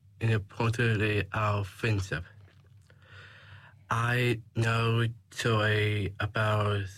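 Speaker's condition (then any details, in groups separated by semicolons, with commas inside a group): Down syndrome; 21 years old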